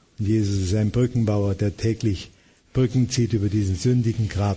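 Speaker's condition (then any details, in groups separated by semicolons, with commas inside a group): Parkinson's disease; reduced mobility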